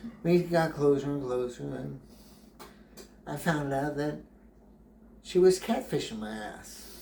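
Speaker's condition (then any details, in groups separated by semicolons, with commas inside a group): Brain injury; memory greatly affected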